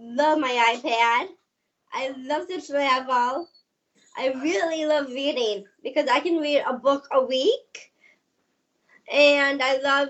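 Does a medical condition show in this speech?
Yes: Down syndrome.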